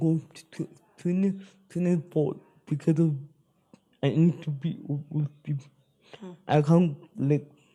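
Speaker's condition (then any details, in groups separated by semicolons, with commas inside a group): Spastic cerebral palsy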